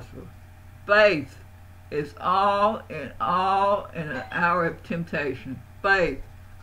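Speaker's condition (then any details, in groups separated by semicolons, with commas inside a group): Parkinson's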